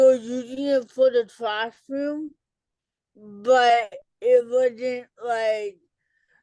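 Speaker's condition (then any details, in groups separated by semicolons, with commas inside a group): Cerebral palsy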